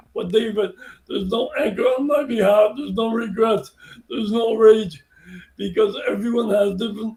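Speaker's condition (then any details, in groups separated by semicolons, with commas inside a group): Brain injury; speech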